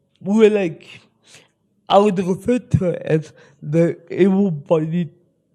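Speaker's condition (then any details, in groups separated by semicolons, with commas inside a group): Spastic cerebral palsy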